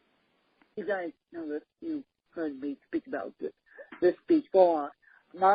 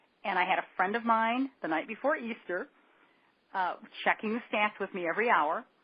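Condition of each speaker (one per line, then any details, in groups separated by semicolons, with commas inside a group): Cerebral palsy, mixed, moderate; hip operation, hips used abnormally; wet cough, night breathlessness, masks hinder breathing, speech therapy
No condition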